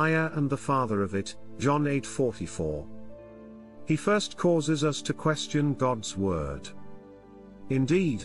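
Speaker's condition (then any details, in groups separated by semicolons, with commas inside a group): No condition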